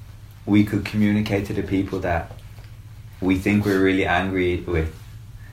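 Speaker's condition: No condition

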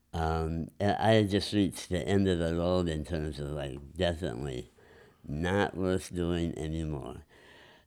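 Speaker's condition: Enlarged tongue from vascular growth; regrowth after months

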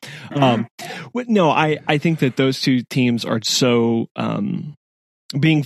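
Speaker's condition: No condition

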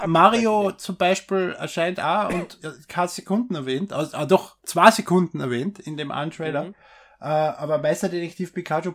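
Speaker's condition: No condition

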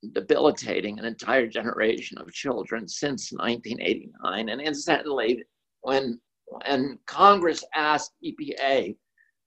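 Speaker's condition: Spasmodic dysphonia; voice sounds a little different

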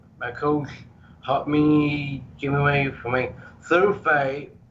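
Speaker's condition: Down syndrome; congenital, present from birth

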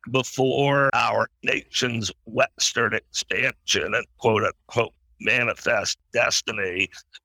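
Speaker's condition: Spasmodic dysphonia; seeking voice recovery

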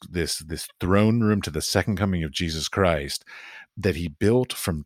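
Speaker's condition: No condition

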